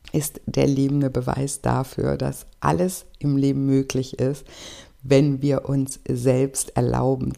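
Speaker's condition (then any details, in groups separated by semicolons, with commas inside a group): No condition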